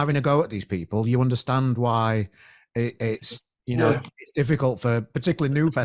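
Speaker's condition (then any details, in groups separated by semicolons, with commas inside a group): No condition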